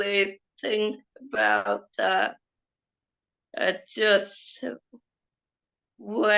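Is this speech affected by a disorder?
Yes: cerebral palsy; affects speech and mobility.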